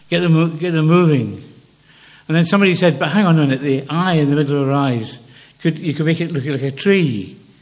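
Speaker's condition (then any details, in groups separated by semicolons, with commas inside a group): Parkinson's; speech less clear than before for some years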